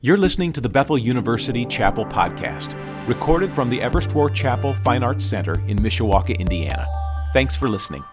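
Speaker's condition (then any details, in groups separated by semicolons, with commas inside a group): No condition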